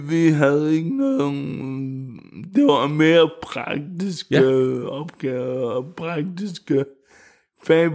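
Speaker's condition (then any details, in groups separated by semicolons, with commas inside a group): Cerebral palsy; wheelchair user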